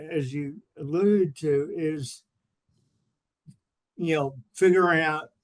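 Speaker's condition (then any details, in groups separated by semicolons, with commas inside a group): Cerebral palsy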